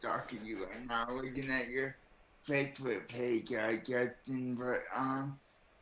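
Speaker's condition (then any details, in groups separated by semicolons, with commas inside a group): Cerebral palsy; quadriplegic form, all four limbs affected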